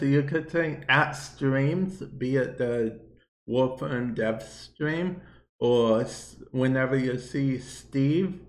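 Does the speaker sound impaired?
Yes: cerebral palsy; affects speech a bit.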